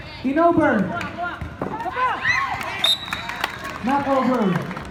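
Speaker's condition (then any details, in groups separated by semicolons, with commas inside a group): No condition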